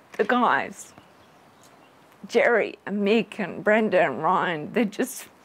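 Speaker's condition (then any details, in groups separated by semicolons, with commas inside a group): Friedreich's ataxia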